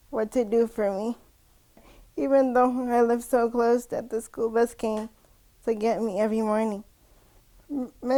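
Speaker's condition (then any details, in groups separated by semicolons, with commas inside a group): Cerebral palsy; from birth, wheelchair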